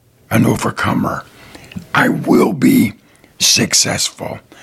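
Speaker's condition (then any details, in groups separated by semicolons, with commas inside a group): Throat cancer, partial laryngectomy; sick 3 years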